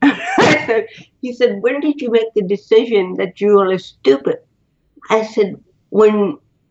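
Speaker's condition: Cerebral palsy; botox

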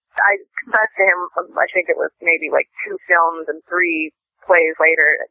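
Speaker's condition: No condition

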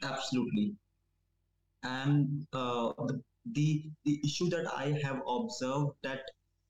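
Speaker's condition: Stammering; began around age 10, linked to violent abusive father and childhood stress, considered not curable; no speech therapy or techniques, improving with more talking; used to stammer more in English than Hindi, few stutters in interview, stutter rarely noticeable; repeated sounds, prolonged sounds, blocks

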